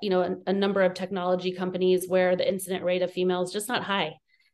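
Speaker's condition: No condition

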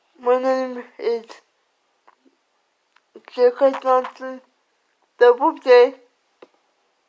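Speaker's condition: Cerebral palsy; slurred speech

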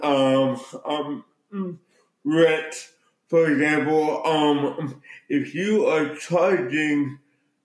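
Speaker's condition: Cerebral palsy

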